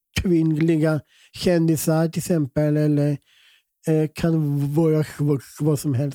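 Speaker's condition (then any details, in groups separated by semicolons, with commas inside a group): Down syndrome; 32 years with condition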